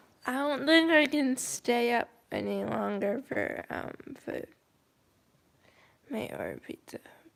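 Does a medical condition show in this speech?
Yes: cerebral palsy, mild.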